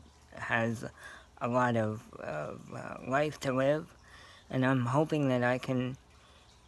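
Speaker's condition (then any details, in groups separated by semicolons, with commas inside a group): Cerebral palsy; scoliosis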